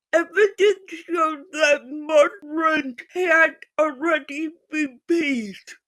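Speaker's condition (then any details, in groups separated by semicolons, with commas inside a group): Physical speech impairment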